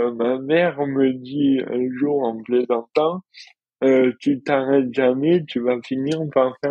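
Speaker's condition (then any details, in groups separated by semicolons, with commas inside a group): Dystonia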